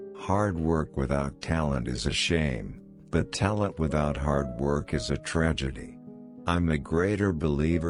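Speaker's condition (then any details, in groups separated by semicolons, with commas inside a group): No condition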